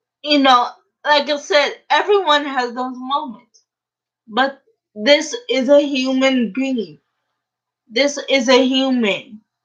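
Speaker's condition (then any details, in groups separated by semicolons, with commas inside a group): Cerebral palsy; uses a wheelchair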